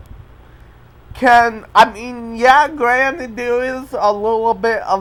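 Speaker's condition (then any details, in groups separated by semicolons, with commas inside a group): Cerebral palsy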